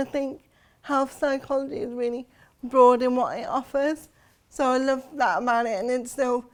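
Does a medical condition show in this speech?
Yes: cerebral palsy; since birth.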